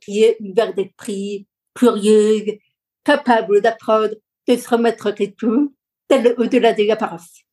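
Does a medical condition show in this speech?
Yes: deaf from birth, congenital; told would never speak, took courses to work in speaking professions.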